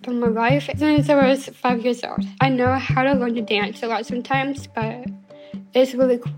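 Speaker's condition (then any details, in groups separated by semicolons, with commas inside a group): Down syndrome; told of diagnosis by mother at age 7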